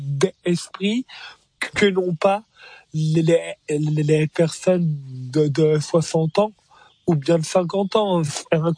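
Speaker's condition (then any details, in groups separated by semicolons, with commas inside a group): Stuttering; self-described as speech disorder not handicap; stumbles over words on stage, acknowledges stumbling, voice left unedited in recording; stumbles over words while performing; repeated sounds, prolonged sounds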